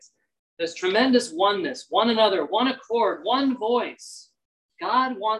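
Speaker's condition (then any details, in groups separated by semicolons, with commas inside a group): No condition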